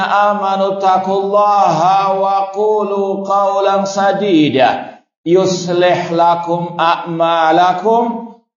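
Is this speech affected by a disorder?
No.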